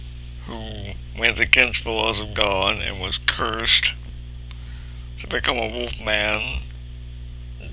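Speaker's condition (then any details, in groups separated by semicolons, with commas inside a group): Cerebral palsy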